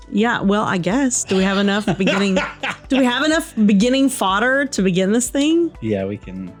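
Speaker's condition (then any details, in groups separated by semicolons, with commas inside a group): No condition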